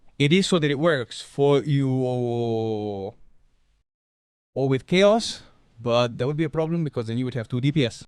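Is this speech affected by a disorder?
No.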